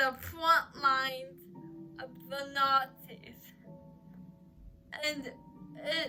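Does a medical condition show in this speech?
Yes: cerebral palsy; uses crutches.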